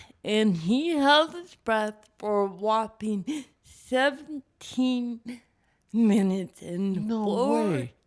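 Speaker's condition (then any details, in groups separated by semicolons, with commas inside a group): Cerebral palsy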